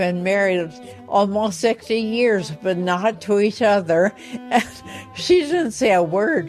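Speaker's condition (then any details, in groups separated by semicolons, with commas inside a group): Ataxia; speaking problems for last couple of years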